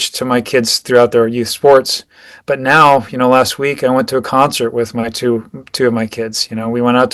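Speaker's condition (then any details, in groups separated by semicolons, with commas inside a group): No condition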